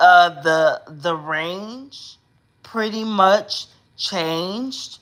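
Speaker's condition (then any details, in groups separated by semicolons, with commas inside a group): Cerebral palsy; uses specialized hospital bed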